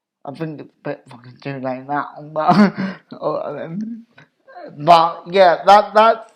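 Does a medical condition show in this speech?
Yes: cerebral palsy; obvious speech impediment.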